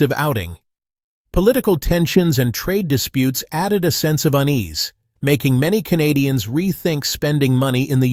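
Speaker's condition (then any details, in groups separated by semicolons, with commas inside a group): No condition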